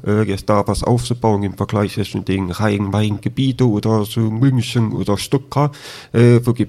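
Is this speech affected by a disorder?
Yes: deafness with cochlear implant, congenital deafness; born deaf, no hearing until age 13, cochlear implant surgery at 13, lip reading; hardly spoke before implant, 3-4 years relearning speech and hearing, raised orally, no sign language.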